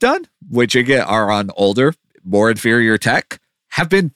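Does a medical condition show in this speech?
No.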